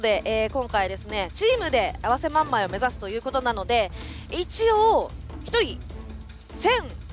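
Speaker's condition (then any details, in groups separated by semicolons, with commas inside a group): No condition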